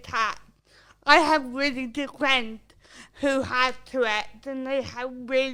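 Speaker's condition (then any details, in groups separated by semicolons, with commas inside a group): Cerebral palsy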